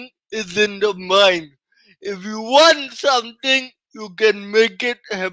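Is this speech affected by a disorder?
Yes: cerebral palsy; from birth, oxygen loss at delivery, mainly physical.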